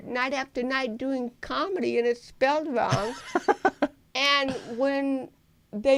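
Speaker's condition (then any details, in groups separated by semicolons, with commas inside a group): Cerebral palsy; lifelong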